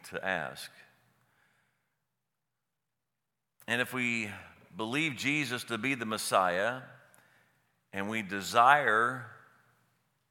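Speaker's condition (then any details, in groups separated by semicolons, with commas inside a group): No condition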